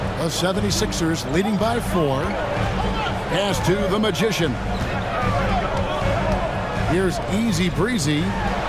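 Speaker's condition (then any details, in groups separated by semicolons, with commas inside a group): No condition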